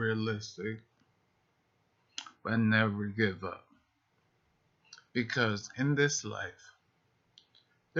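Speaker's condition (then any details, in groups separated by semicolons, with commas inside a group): Multiple sclerosis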